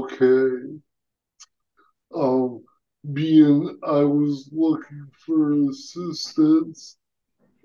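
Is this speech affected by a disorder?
Yes: cerebral palsy; present from birth.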